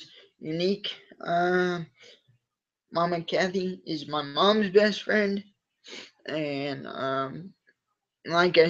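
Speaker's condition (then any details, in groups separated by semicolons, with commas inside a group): Cerebral palsy; from birth, uses wheelchair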